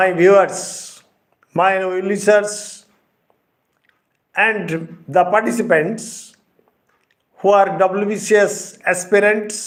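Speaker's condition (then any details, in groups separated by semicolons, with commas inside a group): No condition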